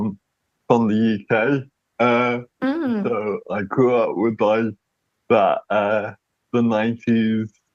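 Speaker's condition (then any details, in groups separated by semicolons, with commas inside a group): Cerebral palsy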